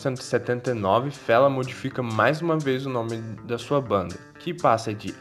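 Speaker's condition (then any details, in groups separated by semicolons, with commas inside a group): No condition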